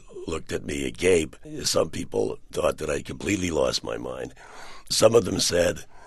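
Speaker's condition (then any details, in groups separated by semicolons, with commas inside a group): Partial laryngectomy for throat cancer; 80% larynx removed, Cleveland Clinic experimental surgery attaching left neck muscles, long-term trach; unable to speak about two years, once sounded like Brando, voice now improved but noticeably altered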